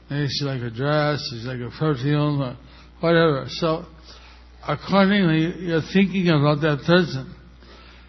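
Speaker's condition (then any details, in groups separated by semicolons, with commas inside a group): Stroke with facial paralysis; a little over a year since stroke, undergoing therapy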